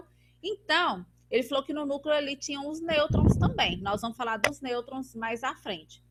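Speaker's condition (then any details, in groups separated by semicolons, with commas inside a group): No condition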